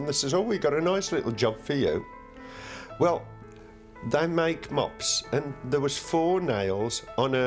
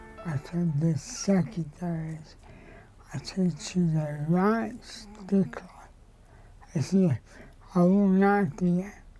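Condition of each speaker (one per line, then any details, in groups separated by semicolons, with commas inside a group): No condition
Cerebral palsy; spastic, diagnosed in childhood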